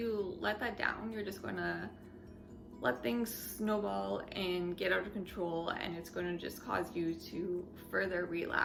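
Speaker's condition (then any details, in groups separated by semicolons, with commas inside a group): No condition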